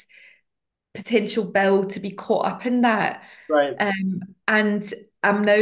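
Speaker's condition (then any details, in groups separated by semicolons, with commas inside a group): No condition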